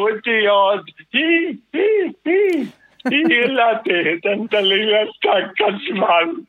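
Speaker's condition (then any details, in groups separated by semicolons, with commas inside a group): Cerebral palsy; sudden involuntary jerks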